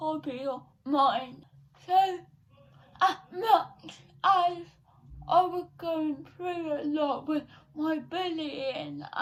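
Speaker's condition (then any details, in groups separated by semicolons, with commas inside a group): Cerebral palsy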